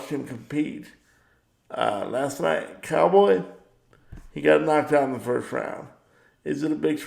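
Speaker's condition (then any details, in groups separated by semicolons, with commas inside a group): Cerebral palsy; power wheelchair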